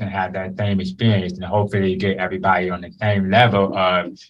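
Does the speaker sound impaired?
Yes: born deaf; congenital deafness, hearing aid fitted at age two, sign language learned later; daily speech therapy throughout childhood from school therapist and speech-therapist mother, drilled on mouth movements.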